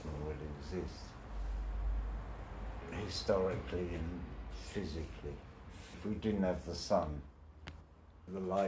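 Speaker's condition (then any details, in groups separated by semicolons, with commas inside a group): Brain injury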